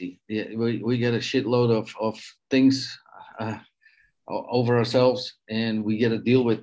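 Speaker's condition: No condition

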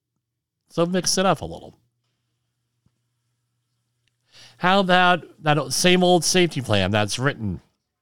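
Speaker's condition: Cleft lip and palate

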